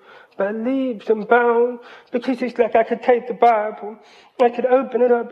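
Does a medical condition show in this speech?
Yes: hearing loss, cochlear implant; doctors predicted poor speech at age 5.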